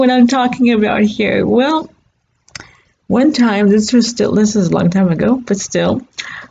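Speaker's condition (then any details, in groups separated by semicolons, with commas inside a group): Cerebral palsy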